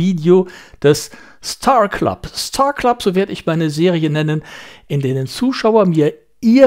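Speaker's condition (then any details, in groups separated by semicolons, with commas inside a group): No condition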